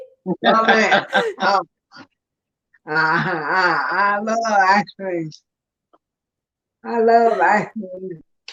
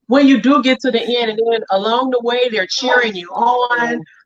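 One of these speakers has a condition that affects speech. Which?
The first: ALS; bulbar onset, affecting throat area; progressing very slowly; answers relayed by another speaker.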